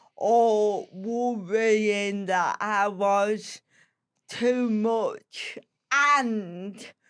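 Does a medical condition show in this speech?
Yes: cerebral palsy; slow speech, sounds disabled.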